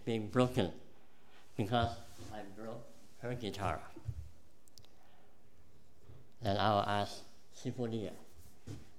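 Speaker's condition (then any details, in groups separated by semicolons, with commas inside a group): Cleft palate; present from birth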